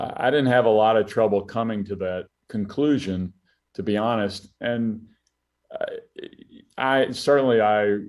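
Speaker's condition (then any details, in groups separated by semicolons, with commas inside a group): No condition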